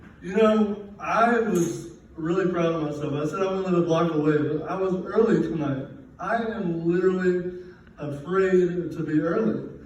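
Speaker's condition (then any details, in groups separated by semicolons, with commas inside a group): Cerebral palsy; present from birth, uses scooter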